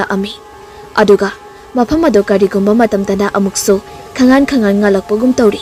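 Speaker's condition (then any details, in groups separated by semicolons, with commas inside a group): No condition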